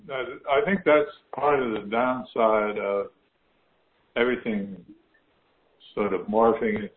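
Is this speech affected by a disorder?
Yes: Parkinson's disease; stem cell infusions in houston, infusions finished, assessment due in september; physical therapy, in-person Parkinson's discussion groups found helpful.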